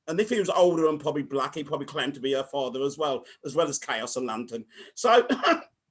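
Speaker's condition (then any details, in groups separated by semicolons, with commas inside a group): No condition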